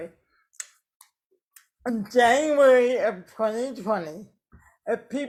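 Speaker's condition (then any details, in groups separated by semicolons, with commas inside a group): Cerebral palsy; affects speech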